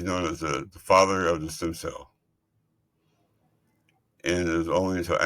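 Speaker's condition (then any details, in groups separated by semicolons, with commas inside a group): Multiple system atrophy; central hypoventilation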